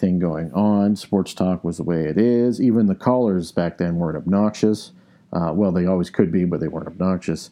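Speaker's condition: No condition

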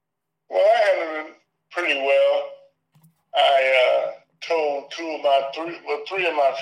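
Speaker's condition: Parkinson's disease; symptoms vary day to day, some days legs feel good

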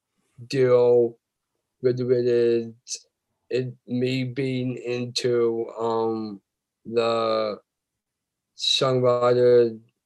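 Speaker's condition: Down syndrome

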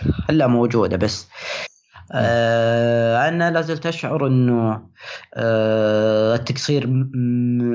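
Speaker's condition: Stuttering; onset age 10, previously largely controlled, gave presentations, spoke at Toastmasters, perfectionism possibly a contributing cause; difficulty communicating with people; prolonged sounds

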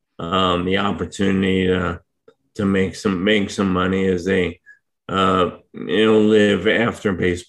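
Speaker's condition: ALS; diagnosed with ALS last year; difficulty speaking for long periods

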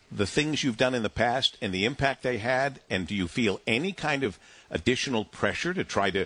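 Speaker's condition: No condition

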